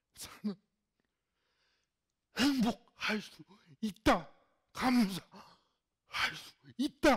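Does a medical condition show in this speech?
Yes: cerebral palsy; fairly severe in childhood.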